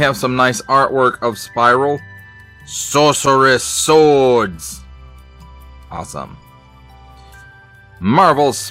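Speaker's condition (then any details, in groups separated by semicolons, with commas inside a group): No condition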